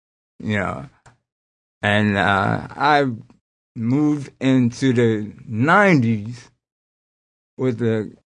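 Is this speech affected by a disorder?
Yes: aphasia after strokes; aphasia caused by multiple strokes; attended speech services, singing suggested by doctor as therapy, aphasia persists but singing helps coping; stuttering after strokes, had to repeat everything, impediment not heard when singing, less noticeable.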